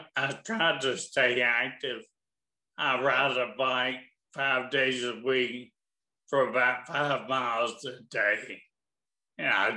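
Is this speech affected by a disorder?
Yes: ataxia.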